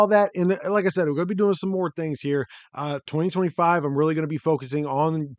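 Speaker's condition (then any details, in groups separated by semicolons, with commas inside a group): No condition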